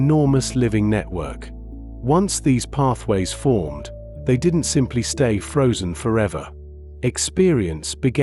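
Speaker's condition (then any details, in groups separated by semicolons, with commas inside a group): No condition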